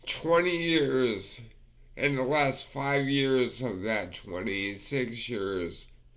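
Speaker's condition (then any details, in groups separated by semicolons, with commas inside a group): Multiple sclerosis; affects fingers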